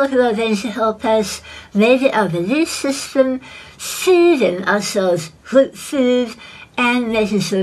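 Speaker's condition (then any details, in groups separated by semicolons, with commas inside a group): Head and neck cancer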